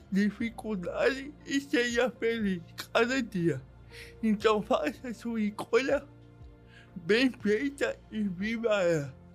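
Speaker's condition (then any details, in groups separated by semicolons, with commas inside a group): Cerebral palsy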